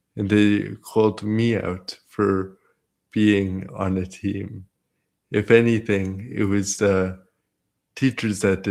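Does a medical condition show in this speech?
Yes: cerebral palsy; present from birth; manual wheelchair.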